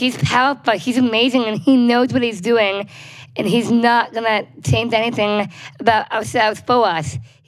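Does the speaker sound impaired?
Yes: Down syndrome.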